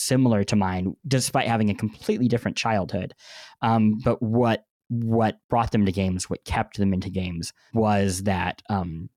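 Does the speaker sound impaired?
Yes: cleft lip and palate; surgeries most summers of childhood.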